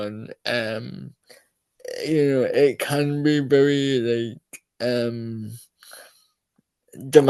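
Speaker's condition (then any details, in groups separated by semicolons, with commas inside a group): Cerebral palsy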